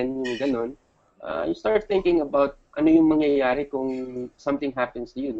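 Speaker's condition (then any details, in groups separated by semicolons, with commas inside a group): No condition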